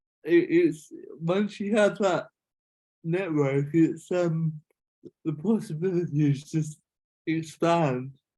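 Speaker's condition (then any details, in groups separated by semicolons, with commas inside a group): Cerebral palsy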